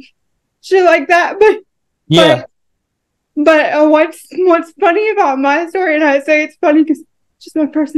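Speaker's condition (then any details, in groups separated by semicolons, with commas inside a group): Cerebral palsy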